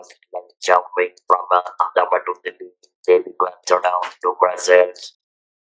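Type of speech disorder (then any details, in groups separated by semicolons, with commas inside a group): Electrolarynx speech; throat cancer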